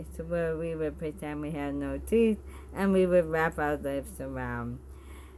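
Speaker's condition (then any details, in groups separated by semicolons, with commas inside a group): Bulbar onset ALS; bulbar onset, tongue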